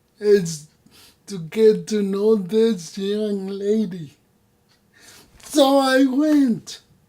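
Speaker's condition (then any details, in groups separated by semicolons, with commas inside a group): Cerebral palsy; voice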